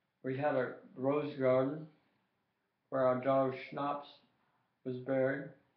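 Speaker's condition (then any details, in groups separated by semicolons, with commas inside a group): Tongue cancer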